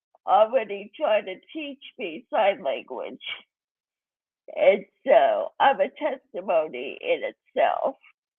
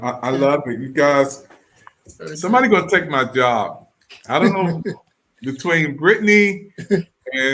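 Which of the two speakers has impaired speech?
The first: cerebral palsy.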